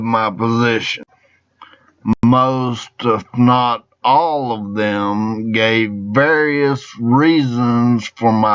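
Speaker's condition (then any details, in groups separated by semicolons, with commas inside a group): Traumatic brain injury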